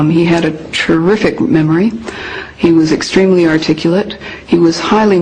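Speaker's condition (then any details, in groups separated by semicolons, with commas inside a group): No condition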